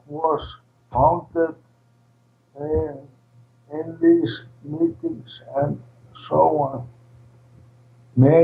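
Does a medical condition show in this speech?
Yes: ALS, primary lateral sclerosis, PLS.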